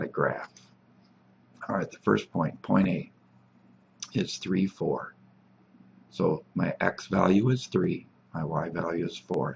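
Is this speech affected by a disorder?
No.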